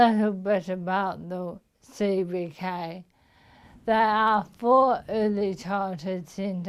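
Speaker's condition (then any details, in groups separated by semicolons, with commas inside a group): Motor neuron disease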